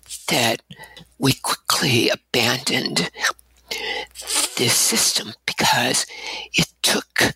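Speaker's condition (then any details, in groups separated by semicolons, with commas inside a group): Abductor spasmodic dysphonia; breathy voice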